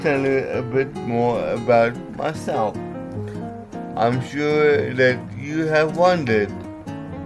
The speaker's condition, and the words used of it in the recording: Cerebral palsy. There's certain letters I can't properly pronounce, so it comes out flat.